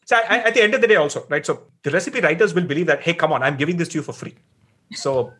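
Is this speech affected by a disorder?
No.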